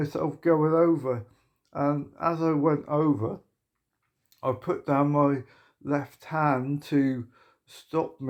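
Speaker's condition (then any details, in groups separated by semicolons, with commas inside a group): Motor neuron disease; progressive muscle wasting whole body, exoskeleton legs; speech deteriorated, words missing or mispronounced, worse when tired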